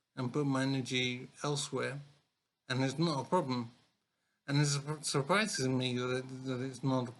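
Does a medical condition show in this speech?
Yes: brain injury; severe.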